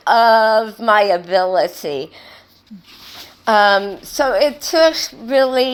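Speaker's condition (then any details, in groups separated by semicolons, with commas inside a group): Hemiglossectomy for tongue cancer; stage 4 tongue carcinoma, hemiglossectomy, neck dissection, jaw and teeth replaced; radiation fibrosis, lymphedema, fibrosis medication; eating difficulty, avoids eating in public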